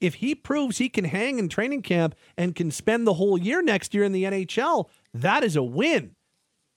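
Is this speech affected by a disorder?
No.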